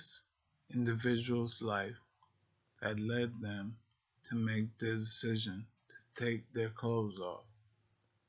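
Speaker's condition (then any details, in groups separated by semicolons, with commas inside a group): Multiple sclerosis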